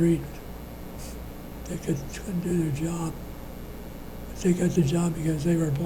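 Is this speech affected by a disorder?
Yes: Parkinson's disease.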